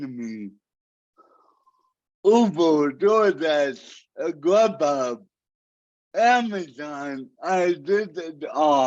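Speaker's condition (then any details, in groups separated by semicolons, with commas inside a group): Cerebral palsy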